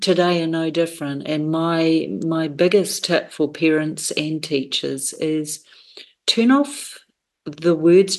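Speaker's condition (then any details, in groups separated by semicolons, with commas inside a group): No condition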